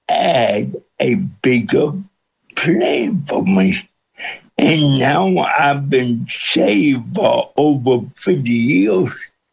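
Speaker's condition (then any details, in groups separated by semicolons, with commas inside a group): Cerebral palsy with speech impediment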